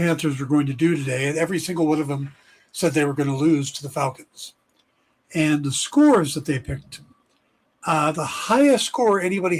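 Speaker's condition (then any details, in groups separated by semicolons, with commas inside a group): No condition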